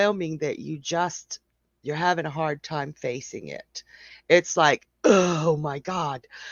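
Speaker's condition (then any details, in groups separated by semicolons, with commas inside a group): No condition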